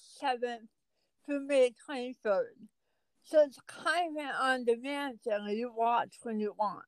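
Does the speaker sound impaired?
Yes: cerebral palsy; cerebral palsy from accident at birth, speech affected, ambulatory, learning disabilities.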